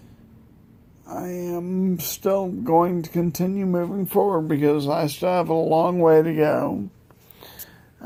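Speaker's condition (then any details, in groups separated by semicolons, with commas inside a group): Multiple sclerosis; wheelchair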